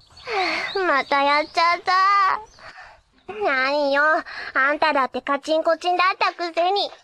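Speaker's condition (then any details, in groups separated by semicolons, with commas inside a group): No condition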